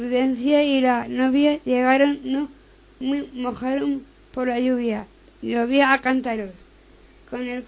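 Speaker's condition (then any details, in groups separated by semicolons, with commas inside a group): Down syndrome; reads news item aloud on live radio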